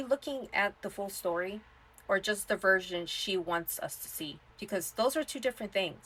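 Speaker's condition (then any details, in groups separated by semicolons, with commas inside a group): No condition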